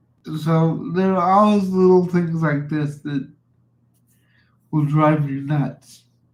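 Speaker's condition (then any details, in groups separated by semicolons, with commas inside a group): Cerebral palsy; reliable voice, uses voice control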